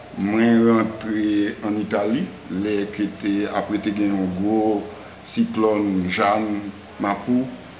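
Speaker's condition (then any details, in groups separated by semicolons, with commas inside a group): No condition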